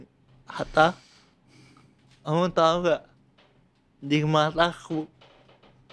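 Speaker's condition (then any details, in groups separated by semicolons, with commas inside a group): Cerebral palsy; from birth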